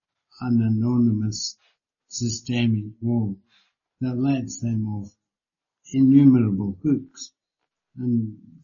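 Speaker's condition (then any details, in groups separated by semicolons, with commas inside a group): Parkinson's disease; tends to slur words, speaks more slowly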